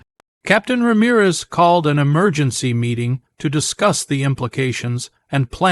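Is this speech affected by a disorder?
No.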